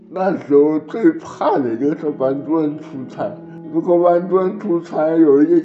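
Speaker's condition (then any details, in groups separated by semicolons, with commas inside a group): Cerebral palsy; early rehabilitation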